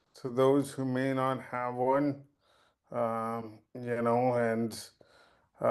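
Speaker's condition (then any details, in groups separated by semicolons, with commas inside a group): Cerebral palsy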